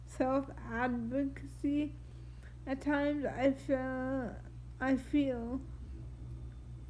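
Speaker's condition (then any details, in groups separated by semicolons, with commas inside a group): Triplegic cerebral palsy; spastic triplegia, from birth, two legs one arm, scoliosis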